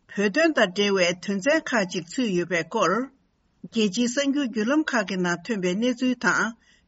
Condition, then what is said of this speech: No condition.